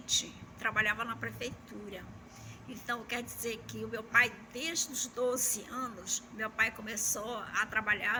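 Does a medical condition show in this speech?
No.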